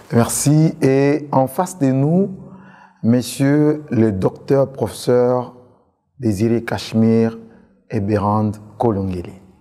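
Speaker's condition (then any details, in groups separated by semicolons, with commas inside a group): No condition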